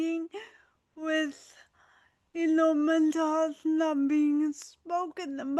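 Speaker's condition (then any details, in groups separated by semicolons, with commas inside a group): Dystonia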